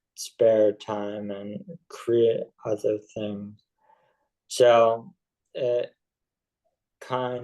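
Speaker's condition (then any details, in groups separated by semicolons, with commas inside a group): ALS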